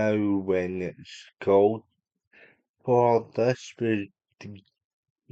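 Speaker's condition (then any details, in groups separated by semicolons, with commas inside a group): Cerebral palsy; unable to walk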